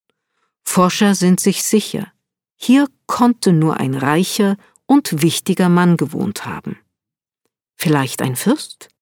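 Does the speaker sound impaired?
No.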